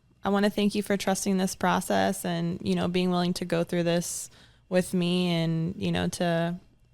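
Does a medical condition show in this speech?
No.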